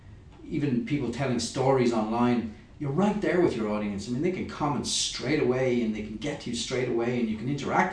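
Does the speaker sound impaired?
No.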